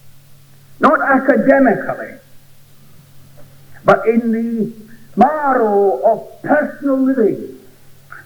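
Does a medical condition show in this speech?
No.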